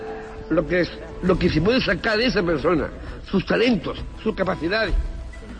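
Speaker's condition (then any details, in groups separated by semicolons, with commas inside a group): Down syndrome; trisomy 21, three copies of chromosome 21, genetic, congenital, age 47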